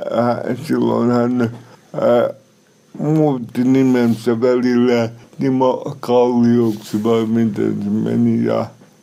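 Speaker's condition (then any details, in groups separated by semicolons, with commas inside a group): Cerebral palsy; from birth, hypoxia when stuck on mother's tailbone during delivery, mainly mobility impairment, limits movement, speech; Nigerian assistant acts as hands for 7 years, turns book pages, helps make sign of cross; somewhat unclear, self-described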